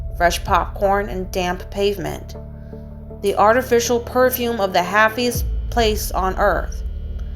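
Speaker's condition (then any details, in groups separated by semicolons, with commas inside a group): No condition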